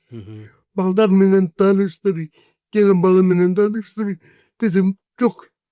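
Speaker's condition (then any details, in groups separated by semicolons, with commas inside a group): Cerebral palsy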